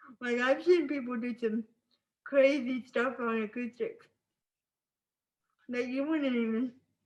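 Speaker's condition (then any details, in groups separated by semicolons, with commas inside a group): Spastic cerebral palsy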